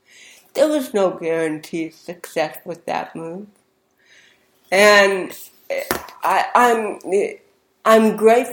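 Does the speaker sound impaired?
Yes: cerebral palsy; speech therapy.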